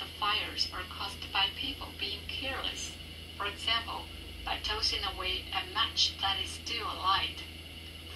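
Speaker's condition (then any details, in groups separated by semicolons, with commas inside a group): No condition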